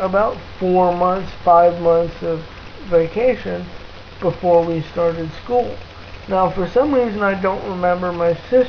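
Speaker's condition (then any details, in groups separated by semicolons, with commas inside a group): Cerebral palsy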